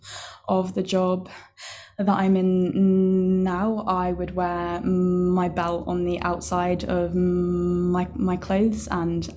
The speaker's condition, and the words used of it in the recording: Stuttering. Every time because I have a stammer and it's variable, it's changeable.